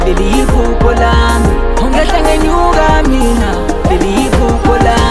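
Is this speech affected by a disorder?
No.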